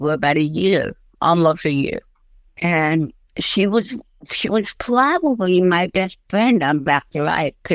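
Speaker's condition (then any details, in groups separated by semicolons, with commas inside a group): Cerebral palsy; since early childhood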